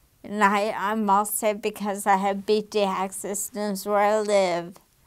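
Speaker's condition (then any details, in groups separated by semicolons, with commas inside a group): Damaged diaphragm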